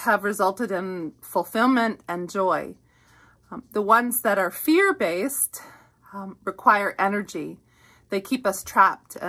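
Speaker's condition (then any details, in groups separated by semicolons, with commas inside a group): No condition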